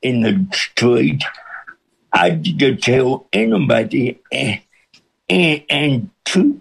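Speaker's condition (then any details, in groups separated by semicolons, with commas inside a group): Cerebral palsy with speech impediment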